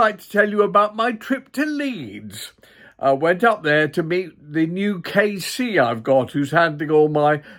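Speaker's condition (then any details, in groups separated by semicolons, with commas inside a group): No condition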